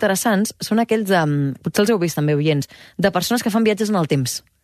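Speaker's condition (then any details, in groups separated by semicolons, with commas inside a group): No condition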